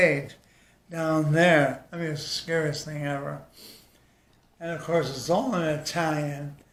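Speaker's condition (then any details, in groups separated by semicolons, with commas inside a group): ALS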